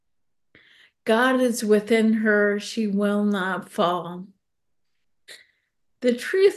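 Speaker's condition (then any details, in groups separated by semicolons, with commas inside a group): ALS; specialist-confirmed diagnosis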